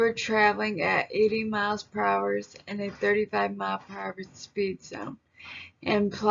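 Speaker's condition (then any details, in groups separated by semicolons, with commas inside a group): Traumatic brain injury; had tracheostomy and ventilator, relearned speech in therapy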